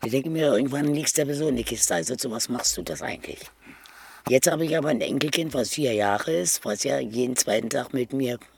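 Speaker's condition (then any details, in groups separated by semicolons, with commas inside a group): Total laryngectomy, total laryngectomy; esophageal and valve speech; total laryngectomy many years ago, fitted tracheal cannula epithesis, narrowed trachea treated surgically and with blocked cannula; speaking valve on cannula, swallowing and eating changed, over 20 kg lost after surgery, weight now stable; two voices, valve voice and esophageal ructus speech, different technique and melody, tires like hoarseness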